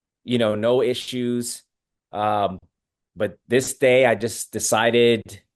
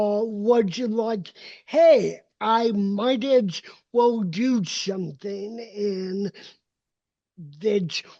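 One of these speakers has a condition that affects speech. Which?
The second: cerebral palsy; present from birth, uses walker and wheelchair; speech impediment, tense timbre, alcohol temporarily eases it.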